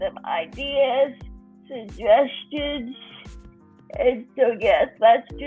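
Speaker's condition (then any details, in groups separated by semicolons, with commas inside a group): Cerebral palsy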